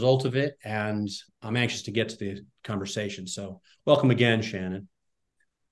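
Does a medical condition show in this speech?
No.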